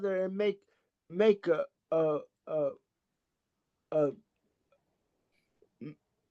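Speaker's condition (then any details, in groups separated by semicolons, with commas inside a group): Cerebral palsy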